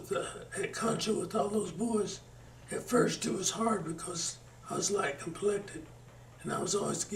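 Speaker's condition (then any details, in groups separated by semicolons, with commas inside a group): Parkinson's; slowing down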